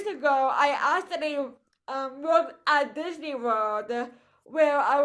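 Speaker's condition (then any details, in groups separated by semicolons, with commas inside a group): Cerebral palsy; voice affected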